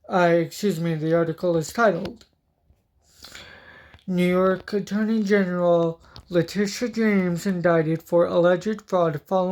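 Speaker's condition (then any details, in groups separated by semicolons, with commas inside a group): Cerebral palsy; from birth, walks with walker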